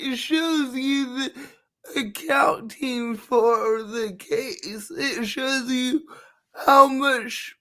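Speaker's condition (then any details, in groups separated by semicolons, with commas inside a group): Cerebral palsy; speech affected, permanent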